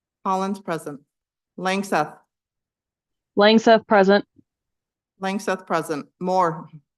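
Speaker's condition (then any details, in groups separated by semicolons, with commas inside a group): No condition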